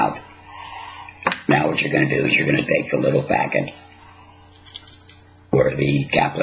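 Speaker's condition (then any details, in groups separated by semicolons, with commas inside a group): Laryngectomy; morning coughing, clears with deep breaths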